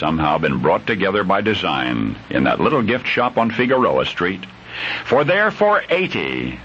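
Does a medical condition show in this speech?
No.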